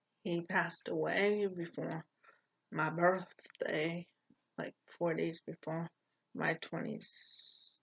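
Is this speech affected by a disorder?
Yes: cerebral palsy; poor balance.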